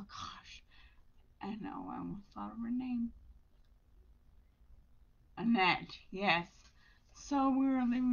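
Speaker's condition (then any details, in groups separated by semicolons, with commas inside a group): Brain injury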